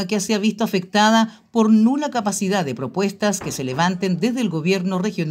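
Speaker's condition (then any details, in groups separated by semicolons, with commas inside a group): No condition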